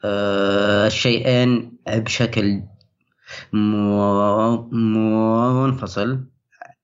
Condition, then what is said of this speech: Stuttering. يعني مثلا في الدوام، مثلا في اجتماعات، في تروح و تخلص البروجكت اللي عندك كذا، فهذه كلها تتطلب انك تتواصل مع الناس، فهذا الجزء الأصعب صراحة.